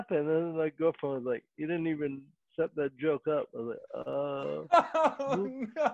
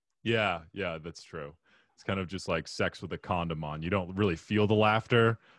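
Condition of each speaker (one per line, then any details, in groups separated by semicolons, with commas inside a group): Cerebral palsy
No condition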